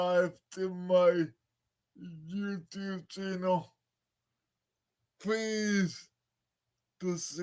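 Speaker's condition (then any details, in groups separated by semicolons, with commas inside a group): Cerebral palsy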